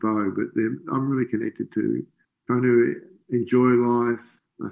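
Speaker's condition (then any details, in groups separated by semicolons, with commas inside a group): Parkinson's disease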